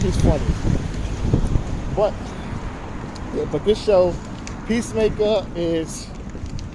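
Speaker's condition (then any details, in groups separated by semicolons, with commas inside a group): No condition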